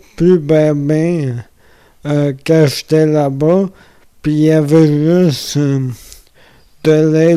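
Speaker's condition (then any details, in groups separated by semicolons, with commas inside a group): Amyotrophic lateral sclerosis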